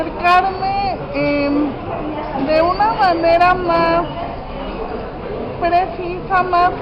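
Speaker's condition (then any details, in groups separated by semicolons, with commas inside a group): Cerebral palsy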